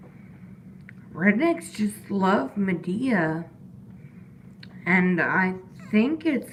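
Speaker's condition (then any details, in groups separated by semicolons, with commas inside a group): Disability causing slurred speech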